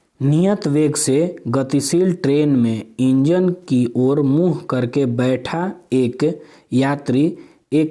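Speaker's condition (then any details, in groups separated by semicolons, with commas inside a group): No condition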